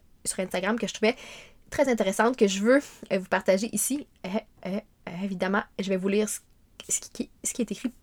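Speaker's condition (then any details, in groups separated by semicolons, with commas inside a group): Stuttering; meditation practice for some years, found helpful; repeated sounds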